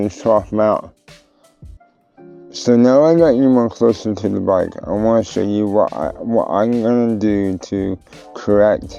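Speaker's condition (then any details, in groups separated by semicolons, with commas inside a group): Cerebral palsy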